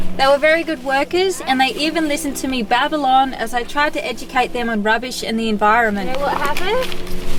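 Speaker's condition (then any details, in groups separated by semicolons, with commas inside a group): No condition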